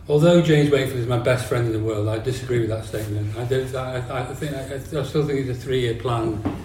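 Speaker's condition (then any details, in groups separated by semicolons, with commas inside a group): Parkinson's disease; new since onset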